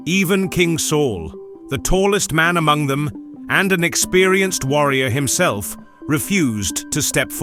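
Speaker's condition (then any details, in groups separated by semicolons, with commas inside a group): No condition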